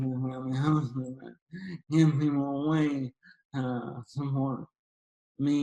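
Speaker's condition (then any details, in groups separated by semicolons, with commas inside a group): ALS; young onset, slow progressor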